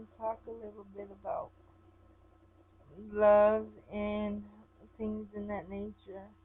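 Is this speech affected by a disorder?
Yes: cerebral palsy; from birth, affects hand; sometimes affected.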